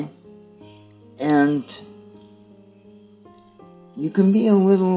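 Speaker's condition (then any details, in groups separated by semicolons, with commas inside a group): Cerebral palsy; stiff muscles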